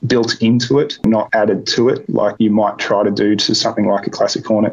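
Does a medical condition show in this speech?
No.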